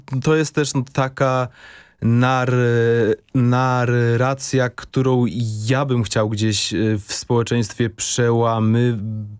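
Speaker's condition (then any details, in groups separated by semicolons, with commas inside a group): Stuttering; tends to avoid social situations; 33 consecutive days confronting fear of speaking, gradual step-by-step exposure to tension, public speaking in tram; audible stuttering, tension when speaking; repeated sounds, prolonged sounds, blocks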